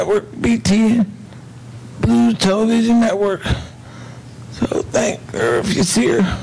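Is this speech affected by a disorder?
Yes: multiple system atrophy; voice affected, avoids answering questions.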